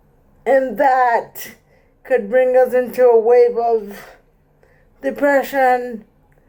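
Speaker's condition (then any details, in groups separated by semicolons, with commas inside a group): Cerebral palsy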